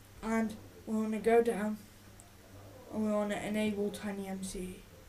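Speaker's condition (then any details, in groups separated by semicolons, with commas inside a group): Cerebral palsy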